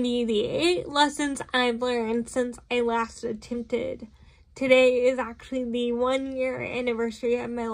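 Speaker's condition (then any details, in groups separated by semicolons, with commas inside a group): Cerebral palsy, spastic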